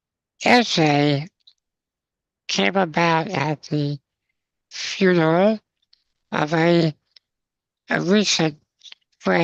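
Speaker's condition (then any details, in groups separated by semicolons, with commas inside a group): Spinal muscular atrophy, congenital; progressive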